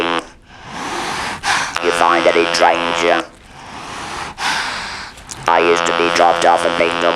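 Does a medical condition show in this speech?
Yes: laryngeal cancer with laryngectomy.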